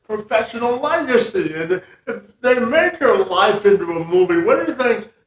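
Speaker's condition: Cerebral palsy; present from birth

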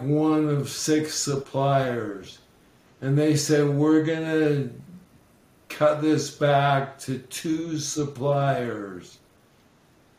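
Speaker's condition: ALS; losing voice

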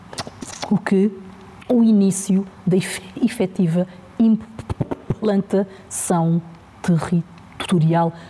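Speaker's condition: Stuttering; fluency seen by others as varying day to day; effortful control to avoid stuttering, sometimes unavoidable, slow greetings, callers hung up, listeners must slow down; prolonged sounds

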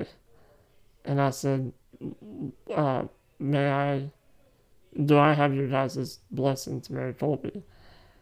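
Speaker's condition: Muscular dystrophy; life expectancy uncertain

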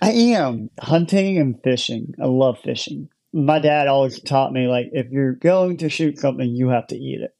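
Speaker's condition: Cleft lip and palate; born in Ukraine

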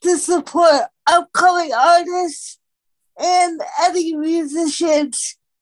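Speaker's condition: Cerebral palsy; oxygen loss during emergency birth, Albany Medical Center, 2 pounds, diagnosed age 2, wheelchair from 4; 28 years old, about 26 years since diagnosis; some speech difficulty from oxygen loss

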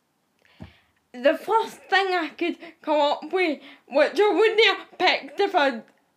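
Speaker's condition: Cerebral palsy; wheelchair user

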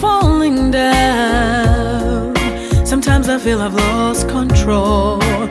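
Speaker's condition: No condition

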